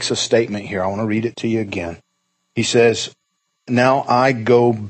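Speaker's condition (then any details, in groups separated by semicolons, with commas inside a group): No condition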